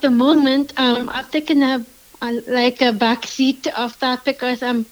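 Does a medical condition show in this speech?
Yes: Down syndrome.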